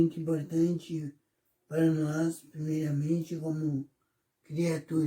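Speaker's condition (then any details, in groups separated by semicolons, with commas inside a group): Cerebellar ataxia; degenerative hereditary form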